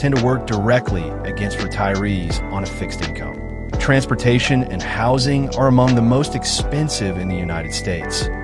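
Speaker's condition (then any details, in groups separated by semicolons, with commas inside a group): No condition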